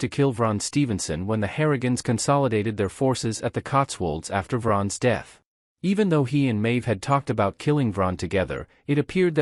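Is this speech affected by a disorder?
No.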